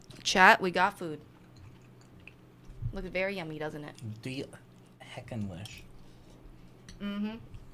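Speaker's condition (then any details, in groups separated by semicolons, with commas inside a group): No condition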